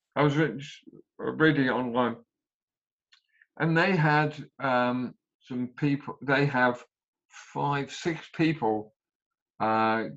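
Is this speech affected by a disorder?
Yes: aphasia after stroke; stroke during 10-hour operation, about 40% leg movement, walks, six months rehab in Northampton; about ten years since stroke, self-described aphasia stage seven of seven; slower than wished, number and calendar errors, early mutism except yes/no, relearned swallowing, failed throat Botox.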